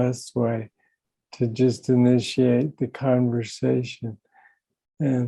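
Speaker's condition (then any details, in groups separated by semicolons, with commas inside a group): Young onset Parkinson's disease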